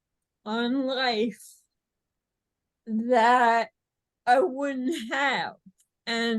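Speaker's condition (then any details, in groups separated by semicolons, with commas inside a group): Cerebral palsy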